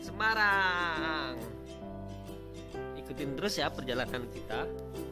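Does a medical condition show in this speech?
No.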